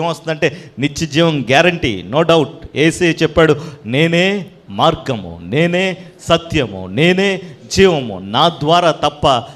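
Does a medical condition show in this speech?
No.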